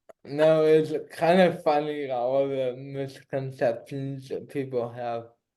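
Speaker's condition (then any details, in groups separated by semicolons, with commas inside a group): Cerebral palsy; diagnosed at about two months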